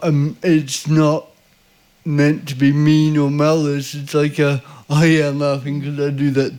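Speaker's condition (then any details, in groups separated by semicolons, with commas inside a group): Cerebral palsy; visible disability, walks with pelvis leaning and upper body leaning slightly back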